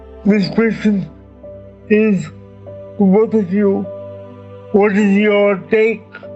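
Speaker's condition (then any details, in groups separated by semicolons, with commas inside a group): Cerebral palsy; slow to speak, speech improves with continued talking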